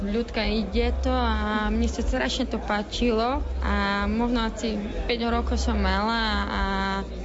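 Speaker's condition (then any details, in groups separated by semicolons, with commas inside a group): Deafness; born hearing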